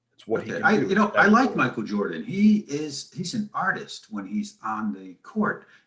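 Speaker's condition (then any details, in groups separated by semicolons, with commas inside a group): No condition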